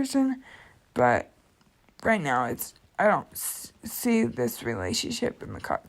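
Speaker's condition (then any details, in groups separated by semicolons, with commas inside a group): Cerebral palsy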